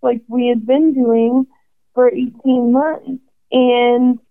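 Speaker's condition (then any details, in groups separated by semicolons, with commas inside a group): ALS; 5.5 years since diagnosis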